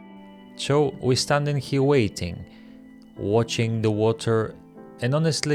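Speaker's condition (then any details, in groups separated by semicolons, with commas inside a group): No condition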